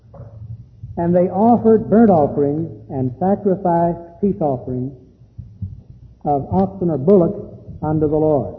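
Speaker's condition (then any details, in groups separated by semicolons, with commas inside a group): No condition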